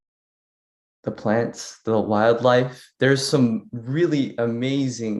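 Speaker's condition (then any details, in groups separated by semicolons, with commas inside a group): No condition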